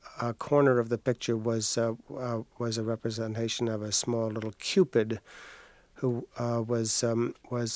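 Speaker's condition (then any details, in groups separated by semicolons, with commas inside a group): Stutter; repeated words, prolonged sounds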